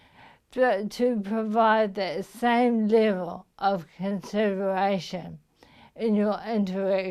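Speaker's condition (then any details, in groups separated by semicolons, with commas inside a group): Motor neuron disease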